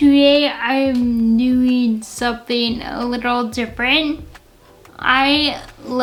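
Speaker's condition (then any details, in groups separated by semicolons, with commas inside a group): Friedreich's ataxia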